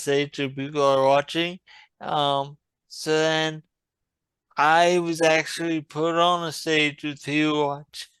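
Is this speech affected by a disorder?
Yes: traumatic brain injury.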